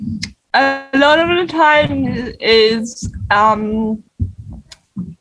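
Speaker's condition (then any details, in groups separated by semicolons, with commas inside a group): Cerebral palsy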